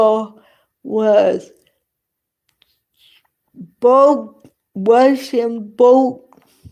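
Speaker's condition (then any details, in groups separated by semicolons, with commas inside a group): Cerebral palsy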